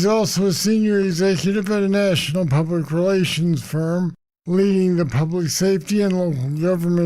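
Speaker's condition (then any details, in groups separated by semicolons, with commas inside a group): Parkinson's disease; deep brain stimulators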